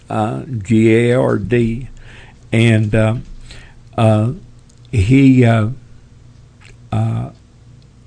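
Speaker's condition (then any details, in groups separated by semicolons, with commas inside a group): Bell's palsy; right facial nerve palsy, eyelid would not close; earlier episode, shock treatments, steroids, then surgery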